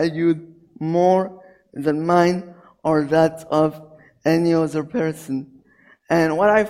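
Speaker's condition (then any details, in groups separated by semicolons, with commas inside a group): Cerebral palsy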